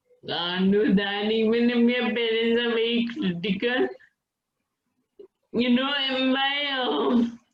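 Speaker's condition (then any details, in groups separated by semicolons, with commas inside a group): Friedreich's ataxia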